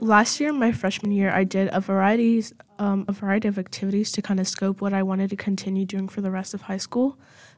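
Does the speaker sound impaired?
No.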